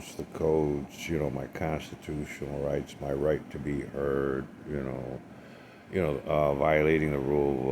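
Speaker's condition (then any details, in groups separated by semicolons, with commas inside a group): No condition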